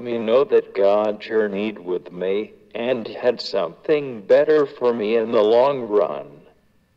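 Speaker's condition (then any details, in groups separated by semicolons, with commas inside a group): Cerebral palsy; diagnosed at eight months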